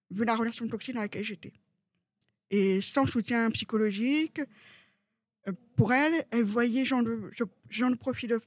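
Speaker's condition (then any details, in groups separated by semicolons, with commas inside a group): Profound congenital deafness, profound, from birth; hearing aids give only small help, oral speech since early childhood; speech heard by others as foreign accent, difficulty with foreign languages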